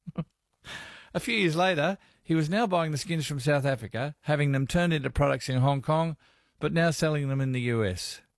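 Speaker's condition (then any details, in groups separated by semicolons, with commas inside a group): No condition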